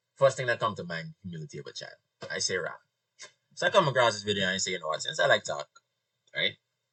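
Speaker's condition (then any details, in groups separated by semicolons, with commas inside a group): No condition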